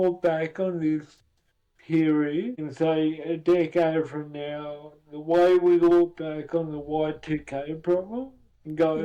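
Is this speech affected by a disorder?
Yes: cerebral palsy.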